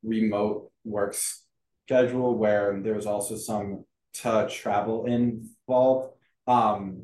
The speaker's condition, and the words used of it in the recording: Stuttering. And so when I'm feeling good, I also tend to be speaking well.